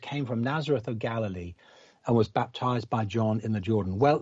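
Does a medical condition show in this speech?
No.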